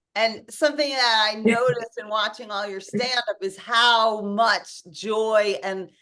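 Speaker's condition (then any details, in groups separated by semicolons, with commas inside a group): No condition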